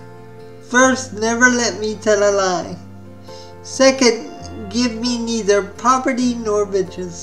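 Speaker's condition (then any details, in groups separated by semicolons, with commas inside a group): Spastic cerebral palsy; spastic, quadriplegic, hands affected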